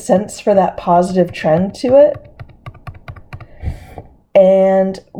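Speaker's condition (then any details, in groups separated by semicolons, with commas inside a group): No condition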